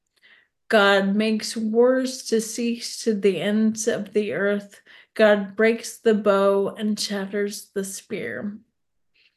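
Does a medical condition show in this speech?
Yes: ALS; tongue fasciculations.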